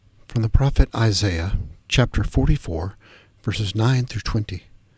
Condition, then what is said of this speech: None; typical speech.